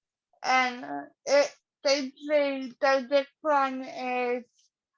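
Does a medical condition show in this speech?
Yes: cerebral palsy.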